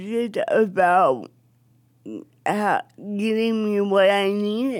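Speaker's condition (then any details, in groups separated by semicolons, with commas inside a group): Cerebral palsy; affects speech, wheelchair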